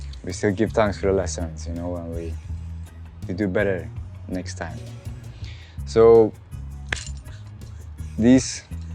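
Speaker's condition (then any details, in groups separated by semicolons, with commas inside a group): No condition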